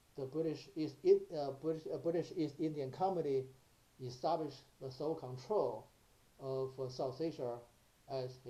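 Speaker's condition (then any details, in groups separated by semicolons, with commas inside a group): No condition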